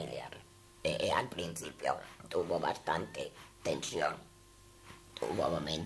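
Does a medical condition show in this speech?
Yes: total laryngectomy; laryngeal cancer.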